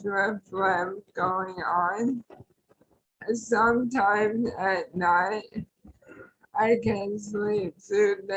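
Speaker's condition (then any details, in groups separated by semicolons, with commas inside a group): ALS; tracheostomy; after tracheostomy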